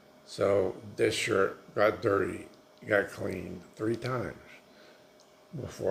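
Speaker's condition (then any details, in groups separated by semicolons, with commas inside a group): Multiple sclerosis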